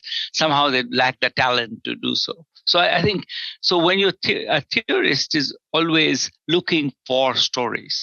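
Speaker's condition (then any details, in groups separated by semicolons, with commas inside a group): No condition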